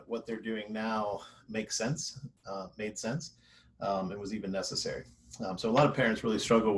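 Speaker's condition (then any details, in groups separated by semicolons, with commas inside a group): No condition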